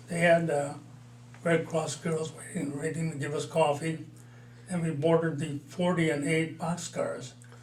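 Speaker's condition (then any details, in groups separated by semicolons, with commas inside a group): Parkinson's disease; mild, about four years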